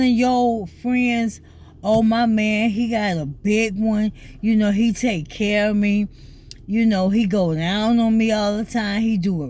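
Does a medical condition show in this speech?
Yes: ALS.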